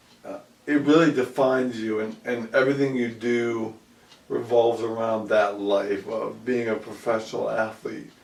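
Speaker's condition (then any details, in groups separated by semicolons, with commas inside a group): ALS; about 2 years since onset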